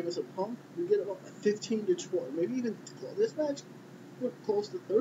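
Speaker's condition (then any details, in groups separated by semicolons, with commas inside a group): No condition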